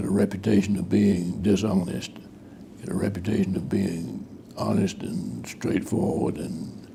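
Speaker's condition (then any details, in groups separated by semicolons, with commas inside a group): Parkinson's disease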